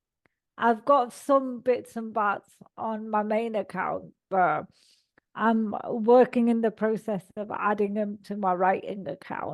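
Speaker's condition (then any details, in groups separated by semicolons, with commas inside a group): Cerebral palsy; all four limbs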